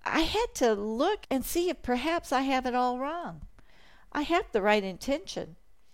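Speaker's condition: No condition

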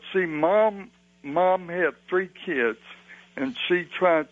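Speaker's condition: Cerebral palsy; cerebral palsy since birth; talks with great difficulty

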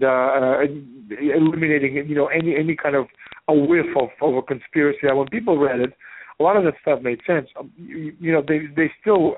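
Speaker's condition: No condition

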